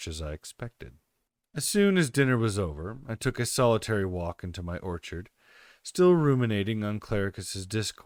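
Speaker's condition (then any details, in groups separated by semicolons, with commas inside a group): No condition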